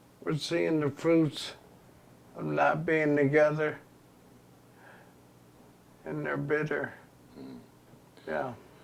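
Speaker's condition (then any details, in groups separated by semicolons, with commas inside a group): ALS; progressive terminal illness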